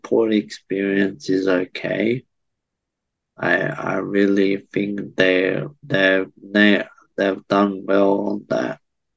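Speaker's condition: Cerebral palsy

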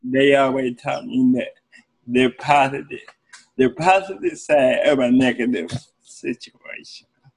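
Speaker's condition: Cerebral palsy; present from birth

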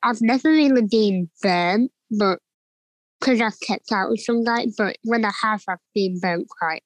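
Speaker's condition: Cleft palate; congenital

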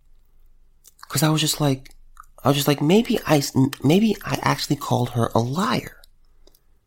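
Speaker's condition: No condition

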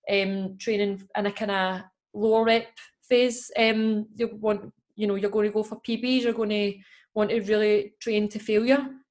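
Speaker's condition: No condition

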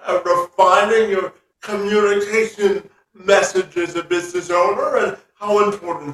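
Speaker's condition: Cerebral palsy; lifelong

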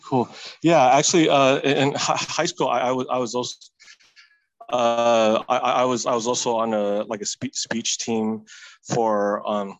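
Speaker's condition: Stuttering; stuttering since at least high school; stuttered sometimes during high school team practice, kept stutter private; repeated sounds, repeated words

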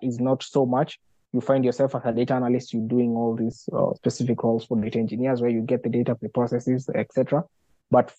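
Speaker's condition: No condition

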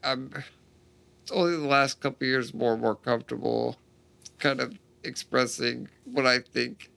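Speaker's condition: Duchenne muscular dystrophy; spontaneous mutation, no family history, diagnosed at age 3, too weak to walk, wheelchair since age 12

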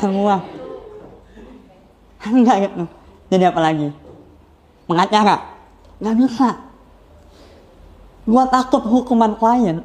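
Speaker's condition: Cleft lip (sumbing); voice affected, speech unclear by own account, concern about phone calls

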